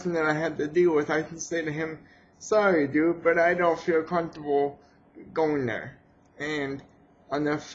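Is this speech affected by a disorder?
Yes: cerebral palsy; has had surgery.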